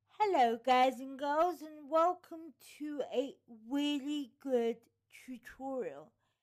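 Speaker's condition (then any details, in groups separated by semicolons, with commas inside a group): Cerebral palsy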